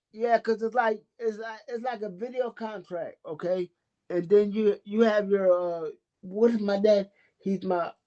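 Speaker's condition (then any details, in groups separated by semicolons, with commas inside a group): Cerebral palsy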